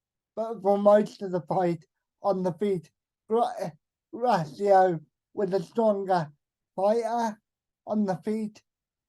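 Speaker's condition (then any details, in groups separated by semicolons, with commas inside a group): Cerebral palsy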